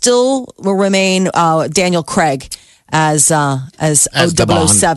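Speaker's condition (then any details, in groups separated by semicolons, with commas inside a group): No condition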